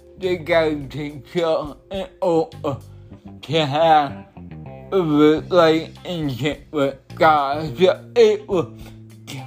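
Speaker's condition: Cerebral palsy

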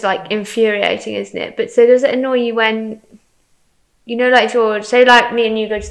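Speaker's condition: No condition

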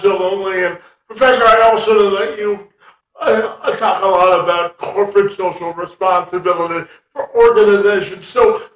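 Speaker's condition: Cerebral palsy, spastic quadriplegia

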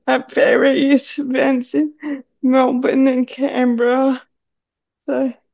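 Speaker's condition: Cerebral palsy; needs hand to hold on steep stairs

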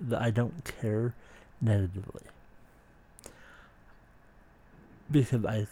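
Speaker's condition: Speech impediment

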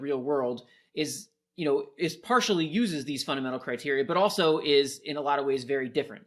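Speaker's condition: No condition

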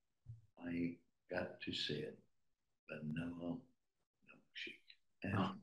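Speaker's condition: Aphasia after stroke; severe stroke during procedure, paralysis, unable to speak, Murrah Silverman, aphasia center, Moss Rehab, voice lessons; around a decade after stroke, speaks again, says okay now, CrossFit at Rhapsody speeding speech; initially no speech, soft voice, lacked breath and volume, practiced vanilla milkshake, speech slow but speeding

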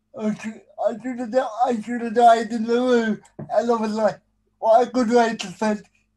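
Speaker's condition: Spastic quadriplegic cerebral palsy; affects basically everything

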